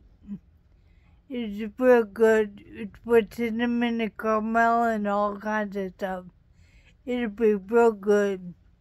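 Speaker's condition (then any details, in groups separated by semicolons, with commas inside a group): Traumatic brain injury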